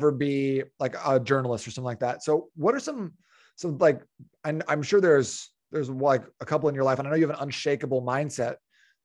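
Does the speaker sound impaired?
No.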